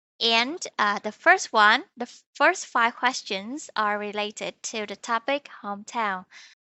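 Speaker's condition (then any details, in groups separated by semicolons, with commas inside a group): No condition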